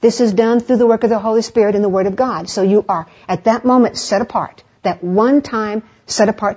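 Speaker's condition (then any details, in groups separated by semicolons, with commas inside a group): No condition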